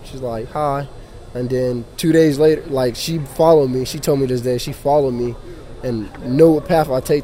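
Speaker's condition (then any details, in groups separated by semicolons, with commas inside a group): No condition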